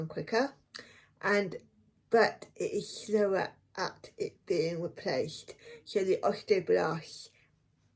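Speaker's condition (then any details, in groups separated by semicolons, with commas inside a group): Cerebral palsy; affects one foot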